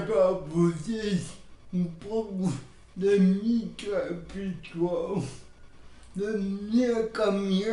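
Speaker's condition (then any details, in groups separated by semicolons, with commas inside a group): Cerebral palsy; birth oxygen deprivation, motor coordination and speech problems; intensive treatments in childhood; diction problem since birth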